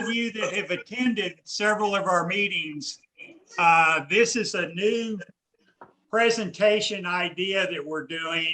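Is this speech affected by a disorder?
No.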